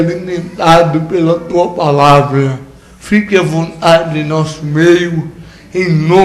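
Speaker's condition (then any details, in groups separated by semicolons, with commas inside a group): Cerebral palsy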